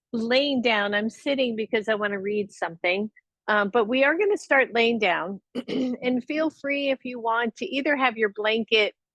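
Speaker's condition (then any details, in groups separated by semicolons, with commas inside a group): No condition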